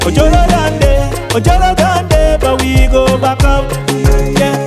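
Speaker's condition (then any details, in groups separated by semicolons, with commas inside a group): No condition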